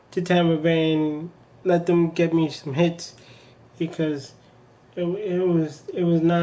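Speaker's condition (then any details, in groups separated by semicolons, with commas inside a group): Cerebral palsy; from birth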